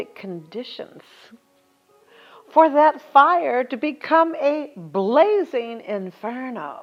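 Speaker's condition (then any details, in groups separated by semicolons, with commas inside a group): No condition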